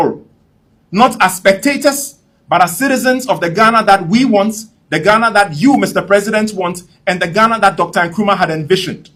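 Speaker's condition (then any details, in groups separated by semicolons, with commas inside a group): No condition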